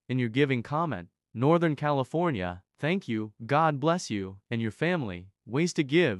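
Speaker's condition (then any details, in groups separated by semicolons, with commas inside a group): No condition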